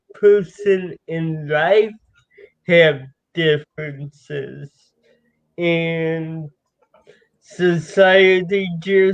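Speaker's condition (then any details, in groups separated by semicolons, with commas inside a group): Cerebral palsy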